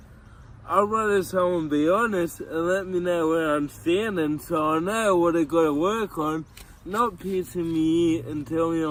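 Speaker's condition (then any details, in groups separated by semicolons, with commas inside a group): Cerebral palsy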